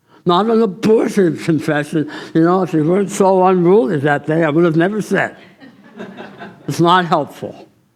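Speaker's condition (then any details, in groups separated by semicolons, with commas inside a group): Tongue cancer surgery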